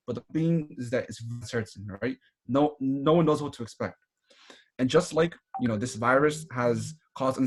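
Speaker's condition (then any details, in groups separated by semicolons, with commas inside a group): No condition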